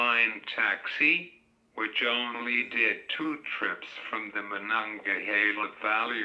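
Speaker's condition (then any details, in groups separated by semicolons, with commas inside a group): Cerebral palsy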